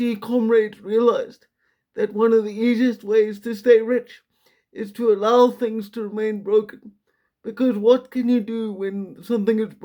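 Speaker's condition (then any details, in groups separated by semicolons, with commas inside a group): Quadriplegic cerebral palsy, severe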